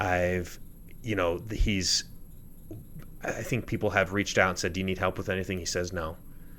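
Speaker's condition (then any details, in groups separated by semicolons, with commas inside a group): No condition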